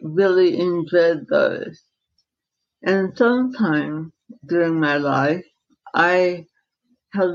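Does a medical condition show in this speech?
Yes: dystonia; encephalitis at 4, secondary dystonia, almost no hand, arm use, left-side brain surgery at 17; slight speech impediment.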